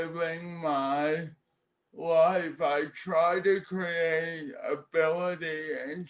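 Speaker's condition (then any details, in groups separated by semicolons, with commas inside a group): Cerebral palsy; speech therapy in childhood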